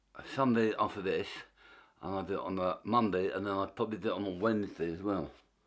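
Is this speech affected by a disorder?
Yes: tongue cancer; half tongue removed.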